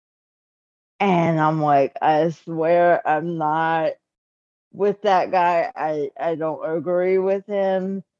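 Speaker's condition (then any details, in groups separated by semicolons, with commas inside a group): Cerebral palsy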